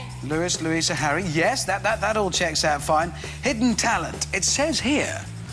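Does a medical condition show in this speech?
No.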